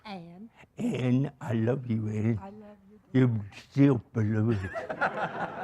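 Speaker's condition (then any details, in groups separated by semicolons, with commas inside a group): Cerebral palsy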